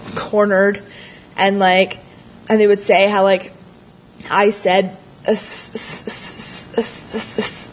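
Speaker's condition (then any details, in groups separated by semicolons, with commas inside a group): Stuttering; stuttering recognized as a problem around fourth grade after changing schools, first met others who stutter through Our Time at 16; stuttered a lot on own name in tenth grade, used tricks to hide stuttering; repeated sounds, prolonged sounds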